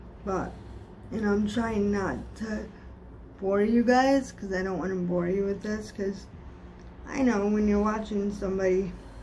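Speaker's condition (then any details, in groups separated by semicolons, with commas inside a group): Cerebral palsy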